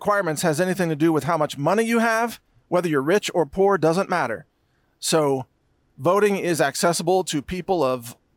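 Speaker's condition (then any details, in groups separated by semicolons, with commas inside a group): No condition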